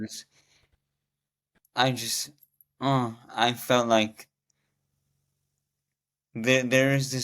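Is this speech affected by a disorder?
Yes: rare muscular dystrophy; rare form, present from birth.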